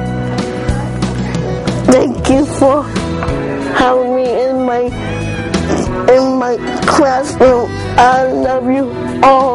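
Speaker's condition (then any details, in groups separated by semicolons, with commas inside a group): Cerebral palsy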